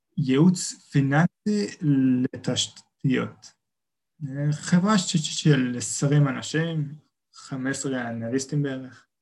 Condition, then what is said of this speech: Stuttering. אה, ואני מוצא את עצמי שבסיטואציות יותר מלחיצות קצת, אני אשתמש בשיטות האלה כי הן כן עוזרות לי להיות יותר בפלואו קצת.